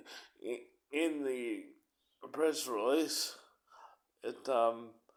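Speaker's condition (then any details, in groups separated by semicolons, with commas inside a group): Cerebral palsy; uses wheelchair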